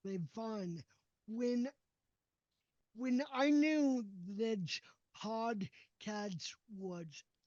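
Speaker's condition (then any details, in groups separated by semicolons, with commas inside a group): Cerebral palsy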